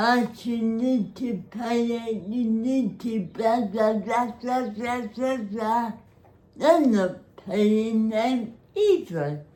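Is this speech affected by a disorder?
Yes: cerebral palsy; spastic.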